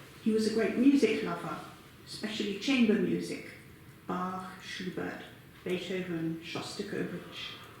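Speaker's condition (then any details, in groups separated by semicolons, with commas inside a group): No condition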